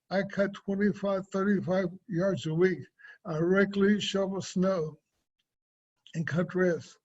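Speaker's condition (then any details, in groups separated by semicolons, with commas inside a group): Cerebral palsy; affects speech and swallowing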